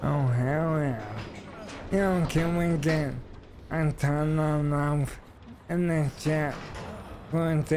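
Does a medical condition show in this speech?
Yes: ALS.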